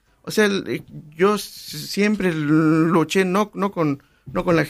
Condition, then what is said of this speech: Stuttering. Claro, porque claro, con esa, no sé, viste, que esa tartamudez, esa cosa, que vos decís, ¿cómo se mandó a la televisión, boludo?